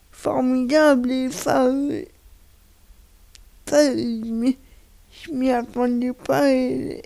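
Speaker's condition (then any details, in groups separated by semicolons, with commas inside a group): Cerebral palsy; cerebral palsy from lack of oxygen at birth, all motor function damaged, cognition intact, wheelchair user; age 25, needs help with all daily tasks like cooking and dressing; speech and expression disability, articulation on radio needs considerable effort and concentration, slight stumbling on early questions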